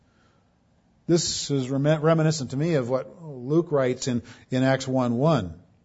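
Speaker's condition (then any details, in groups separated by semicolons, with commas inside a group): No condition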